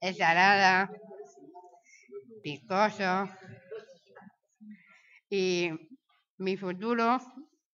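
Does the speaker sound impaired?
Yes: Down syndrome.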